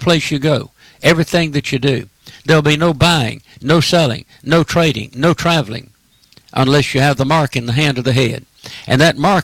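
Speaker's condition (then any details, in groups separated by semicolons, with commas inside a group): No condition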